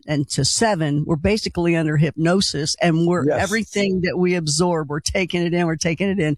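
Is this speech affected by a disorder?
No.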